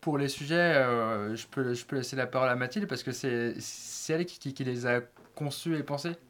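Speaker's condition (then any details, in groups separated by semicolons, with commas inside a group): Stuttering; stuttering long experienced as difficult, took eloquence contest for people who stutter 7 years ago; frequent word and syllable repetitions, many fillers and hesitations; repeated sounds, repeated words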